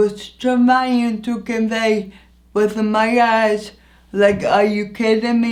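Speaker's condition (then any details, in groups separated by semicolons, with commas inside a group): Anoxic brain injury; injury affects voice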